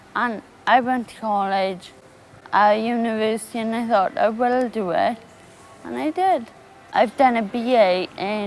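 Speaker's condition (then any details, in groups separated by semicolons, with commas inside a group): Ataxia; wheelchair since about 14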